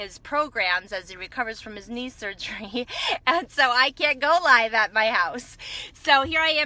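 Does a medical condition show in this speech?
No.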